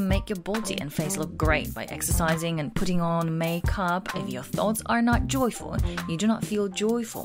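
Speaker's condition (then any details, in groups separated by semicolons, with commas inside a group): No condition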